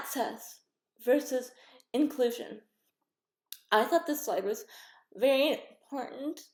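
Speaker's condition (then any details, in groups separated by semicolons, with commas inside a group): Cerebral palsy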